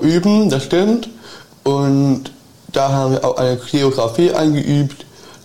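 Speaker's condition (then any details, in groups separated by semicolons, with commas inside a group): Down syndrome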